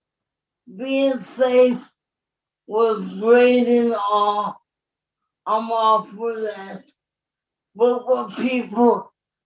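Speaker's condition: Cerebral palsy; born very premature

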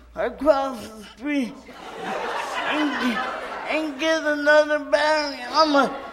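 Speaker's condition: Cerebral palsy; wheelchair user

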